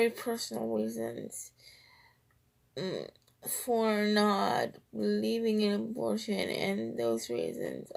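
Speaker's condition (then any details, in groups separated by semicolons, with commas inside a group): Cerebral palsy, triplegia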